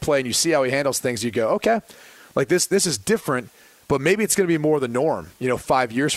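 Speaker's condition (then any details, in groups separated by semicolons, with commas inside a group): No condition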